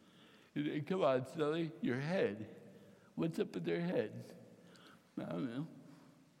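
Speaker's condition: Cerebral palsy; mild cerebral palsy from birth

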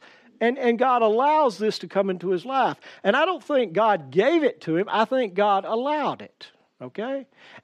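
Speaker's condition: No condition

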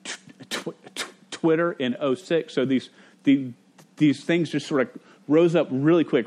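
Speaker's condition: Stutter; stutter since age five, persisting through adulthood; at times blocks and cannot say own name; repeated sounds, prolonged sounds

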